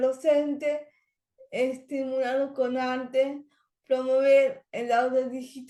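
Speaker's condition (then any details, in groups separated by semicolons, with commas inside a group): Cerebral palsy; language areas of brain affected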